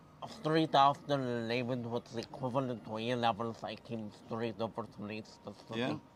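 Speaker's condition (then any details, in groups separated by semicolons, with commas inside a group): Cerebral palsy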